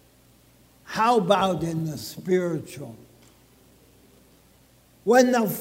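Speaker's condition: ALS (Lou Gehrig's disease); swallowing

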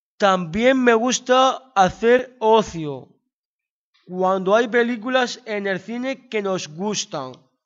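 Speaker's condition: Down syndrome

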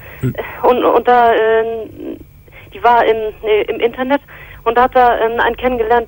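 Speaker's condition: Stuttering; stuttering since starting to speak, primary-school speech therapy, special school, Bonn technique then relapse, stopped; no current therapy, renewed speech therapy suggested; mild stutter, relatively fluent per host, quite nervous on call; repeated sounds, repeated words, blocks

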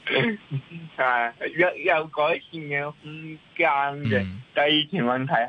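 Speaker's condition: Cerebral palsy; hand and hand muscle control somewhat impaired, not very dexterous; mouth muscles affected

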